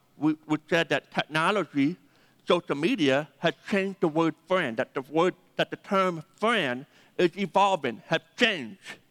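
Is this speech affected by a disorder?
Yes: deafness; needs names repeated several times.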